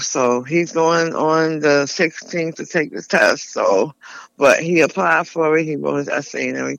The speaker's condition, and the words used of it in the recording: Tongue cancer surgery. Still, I talk with a lisp.